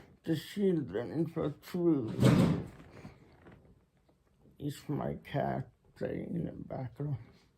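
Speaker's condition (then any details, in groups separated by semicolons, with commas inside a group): Muscular Parkinson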